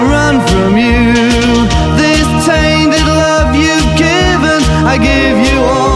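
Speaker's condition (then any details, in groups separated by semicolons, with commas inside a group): No condition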